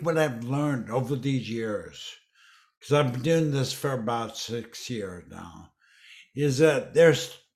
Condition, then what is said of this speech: Dysarthria. Sorry, I have a swallow deficit.